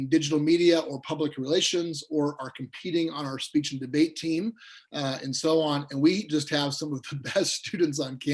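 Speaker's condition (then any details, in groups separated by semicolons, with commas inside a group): No condition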